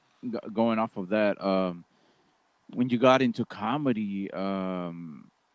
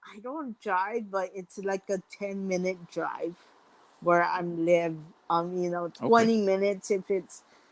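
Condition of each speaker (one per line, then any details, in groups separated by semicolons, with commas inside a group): No condition
Mild cerebral palsy; mild, born prematurely, helmet and braces in childhood; can talk, big words hard to pronounce, childhood speech therapy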